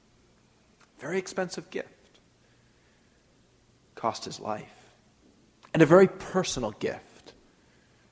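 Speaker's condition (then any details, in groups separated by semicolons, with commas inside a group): No condition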